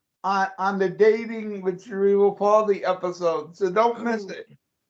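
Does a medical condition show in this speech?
Yes: cerebral palsy; voice goes up and down.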